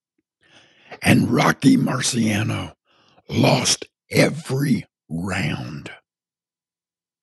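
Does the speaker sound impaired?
Yes: partial laryngectomy from throat cancer; voice sounds different from typical voices, strangers ask if sick, still understandable.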